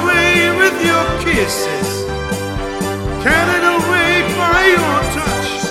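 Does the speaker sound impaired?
No.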